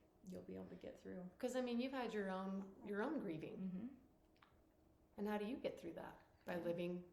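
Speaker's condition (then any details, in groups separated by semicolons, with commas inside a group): No condition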